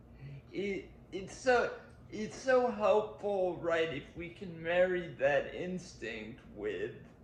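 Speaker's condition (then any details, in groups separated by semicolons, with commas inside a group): Cerebral palsy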